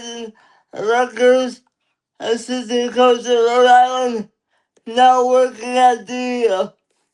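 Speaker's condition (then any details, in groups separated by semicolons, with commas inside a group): Cerebral palsy; lifelong; limited energy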